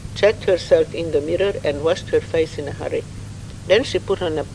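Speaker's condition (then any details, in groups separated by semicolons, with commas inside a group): No condition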